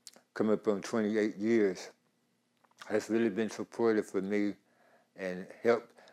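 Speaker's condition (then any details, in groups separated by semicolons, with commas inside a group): Tongue cancer; dry mouth overcome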